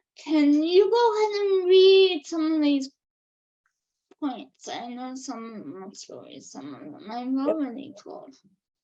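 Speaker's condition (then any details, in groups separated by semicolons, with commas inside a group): Cerebral palsy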